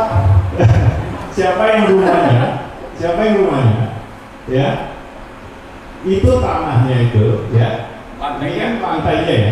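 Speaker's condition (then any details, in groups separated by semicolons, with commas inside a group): No condition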